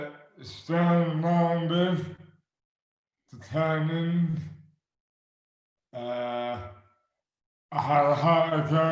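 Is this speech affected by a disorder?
Yes: dystonia; affects hands and speech.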